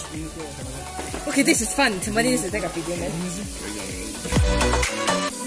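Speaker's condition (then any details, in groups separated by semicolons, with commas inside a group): No condition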